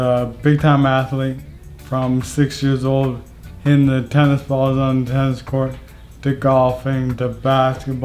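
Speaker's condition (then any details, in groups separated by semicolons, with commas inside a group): ALS; leg onset, speech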